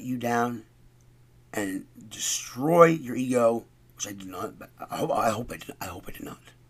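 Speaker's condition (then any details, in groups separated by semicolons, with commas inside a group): Stutter; stutter makes talking take longer; repeated sounds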